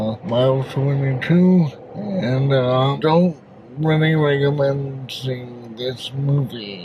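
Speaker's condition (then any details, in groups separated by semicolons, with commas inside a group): Cerebral palsy, severe; spastic type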